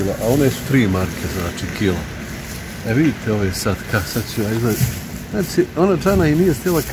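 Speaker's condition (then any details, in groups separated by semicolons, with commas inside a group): No condition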